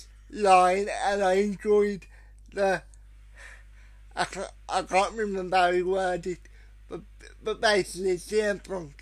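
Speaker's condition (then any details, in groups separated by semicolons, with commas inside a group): Cerebral palsy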